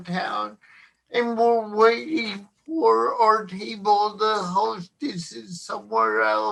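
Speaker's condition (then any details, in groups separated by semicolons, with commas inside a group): Cerebral palsy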